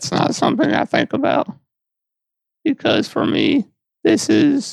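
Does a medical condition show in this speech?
Yes: Duchenne muscular dystrophy; diagnosed age 6 by biopsy in Augusta Georgia after falls, daily prednisone, spinal fusion, wheelchair; age 20, progressive weakness most muscles, non-invasive ventilator nightly and part of day, no trach.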